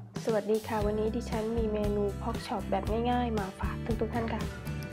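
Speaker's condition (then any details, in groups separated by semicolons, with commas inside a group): No condition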